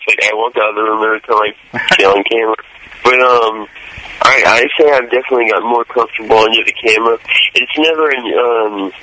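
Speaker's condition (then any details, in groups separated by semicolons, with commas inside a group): Cerebral palsy, mild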